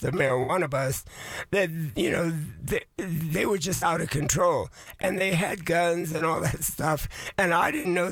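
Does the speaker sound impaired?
Yes: voice changed after vocal cord surgery; vocal cord surgery about two years ago, man aged 81; about two years since vocal cord surgery; likened to Miles Davis after surgery, may sound less clear.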